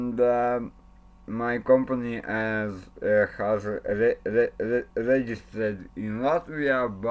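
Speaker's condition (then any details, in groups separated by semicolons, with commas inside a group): Cerebral palsy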